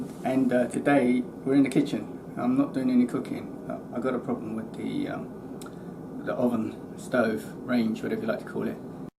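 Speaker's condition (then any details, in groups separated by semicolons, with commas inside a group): No condition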